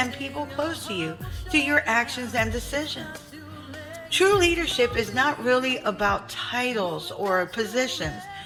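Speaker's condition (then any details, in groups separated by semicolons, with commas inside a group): No condition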